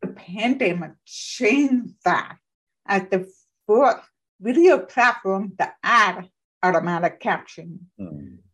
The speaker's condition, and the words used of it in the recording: Deafness. I grew up learning how to speak and lip read.